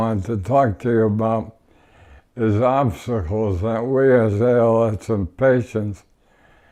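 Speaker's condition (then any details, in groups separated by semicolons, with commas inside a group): ALS; no tracheostomy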